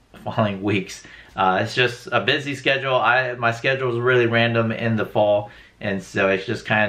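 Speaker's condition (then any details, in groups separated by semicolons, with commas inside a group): No condition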